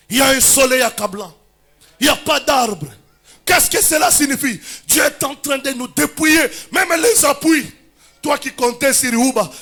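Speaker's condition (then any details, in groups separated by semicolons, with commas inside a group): No condition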